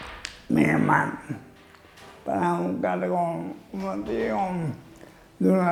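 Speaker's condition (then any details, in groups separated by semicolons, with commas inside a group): Amyotrophic lateral sclerosis (ela); slow-progressing form; diagnosed eight and a half years ago, at 38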